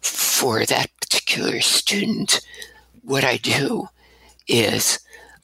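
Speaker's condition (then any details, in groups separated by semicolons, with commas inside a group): Abductor spasmodic dysphonia; significant vocal tremor since last surgery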